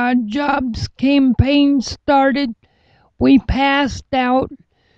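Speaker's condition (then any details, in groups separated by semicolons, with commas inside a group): Cerebral palsy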